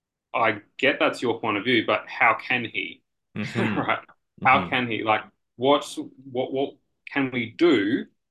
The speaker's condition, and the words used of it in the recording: Aphasia. I had a severe aphasia, so mm-hmm. they did not think I would actually be able to talk again, let alone talk in community again.